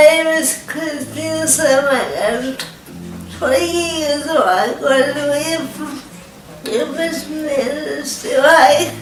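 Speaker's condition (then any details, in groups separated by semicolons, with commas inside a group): Cerebral palsy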